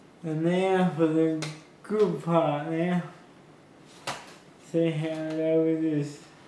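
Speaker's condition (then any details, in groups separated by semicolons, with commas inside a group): Cerebral palsy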